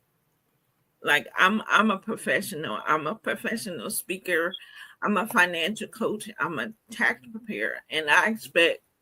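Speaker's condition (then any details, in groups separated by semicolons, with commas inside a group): Cerebral palsy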